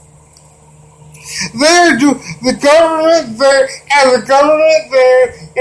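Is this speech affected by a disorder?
Yes: cerebral palsy; wheelchair user.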